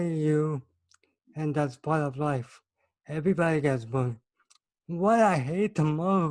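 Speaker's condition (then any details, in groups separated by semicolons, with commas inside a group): Cerebral palsy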